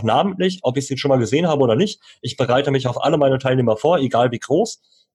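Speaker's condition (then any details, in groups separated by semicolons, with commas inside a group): Cleft lip and palate, cleft lip, jaw and palate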